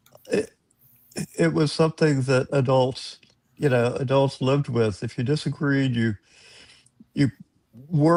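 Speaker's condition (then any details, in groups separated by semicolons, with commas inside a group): No condition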